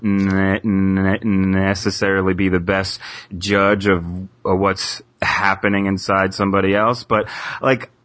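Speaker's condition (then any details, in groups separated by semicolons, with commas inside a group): Stuttering; person who stutters; in psychotherapy, helping with letting go and accepting stuttering; stutter-like tension when signing own name, worse under pressure or with people watching; repeated sounds, prolonged sounds, blocks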